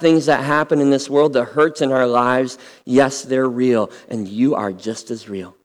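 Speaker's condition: Cleft lip and palate; congenital

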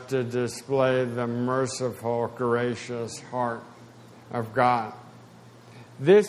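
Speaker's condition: Spasticity, mild

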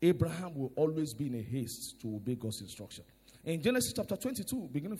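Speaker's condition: No condition

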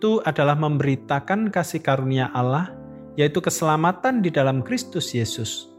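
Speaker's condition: No condition

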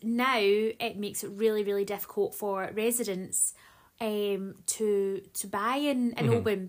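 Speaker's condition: No condition

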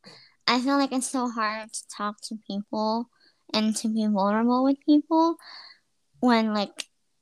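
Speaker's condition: Cleft lip and palate

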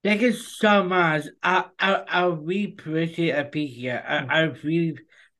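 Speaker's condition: Down syndrome; congenital extra 21st chromosome, low muscle tone, intellectual disability, intestinal surgery day three, open heart surgery

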